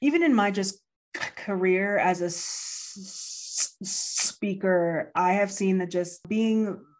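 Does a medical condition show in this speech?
Yes: stuttering; lifelong stutter since grade school, past speech therapy, public speaking since 2014 as fear exposure; public speaking for about 5 years, taken up to face fear of talking; fluency varies day to day, some days very fluent, others not, worries about being understood; here blocks.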